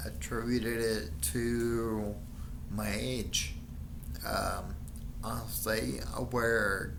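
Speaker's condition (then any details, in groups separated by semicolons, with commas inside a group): Friedreich's ataxia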